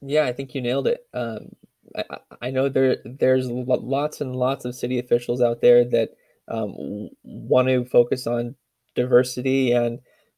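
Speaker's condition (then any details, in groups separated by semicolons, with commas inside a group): Stuttering; stutter since first learning to speak, speech therapy throughout, aimed at fluency rather than acceptance; trying to learn strategies to minimize stuttering and increase fluency; says fewer words in short timed speaking slots, inconvenient at times; repeated sounds, blocks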